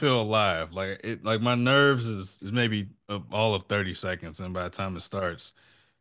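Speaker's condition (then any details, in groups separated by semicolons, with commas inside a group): No condition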